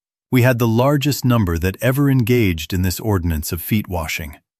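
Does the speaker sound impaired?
No.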